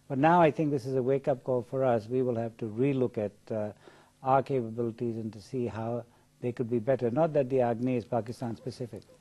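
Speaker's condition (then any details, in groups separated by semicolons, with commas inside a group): No condition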